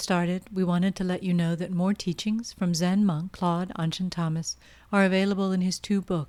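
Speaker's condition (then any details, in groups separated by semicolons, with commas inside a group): No condition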